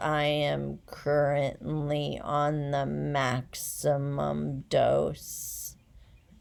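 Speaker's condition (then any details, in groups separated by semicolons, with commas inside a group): Essential tremor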